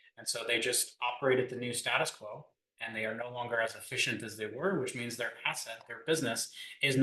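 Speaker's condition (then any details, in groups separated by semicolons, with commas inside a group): No condition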